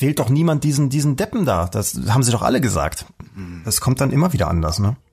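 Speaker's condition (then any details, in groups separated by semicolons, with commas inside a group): No condition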